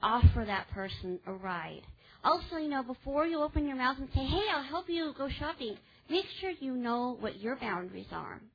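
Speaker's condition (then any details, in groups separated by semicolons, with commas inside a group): Cleft palate; congenital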